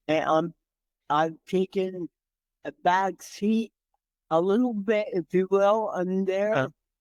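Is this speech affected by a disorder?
Yes: cerebral palsy; from birth, entire left side.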